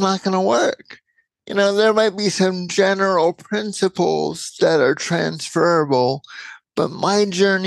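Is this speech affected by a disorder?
Yes: cerebral palsy.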